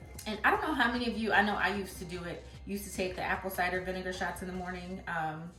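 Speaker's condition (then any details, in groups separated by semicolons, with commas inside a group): No condition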